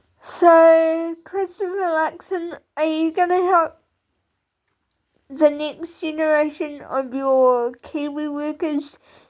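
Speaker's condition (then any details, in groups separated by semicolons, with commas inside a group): Cerebral palsy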